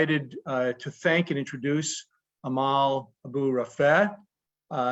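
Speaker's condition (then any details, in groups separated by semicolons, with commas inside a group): No condition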